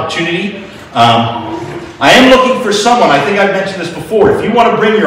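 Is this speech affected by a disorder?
No.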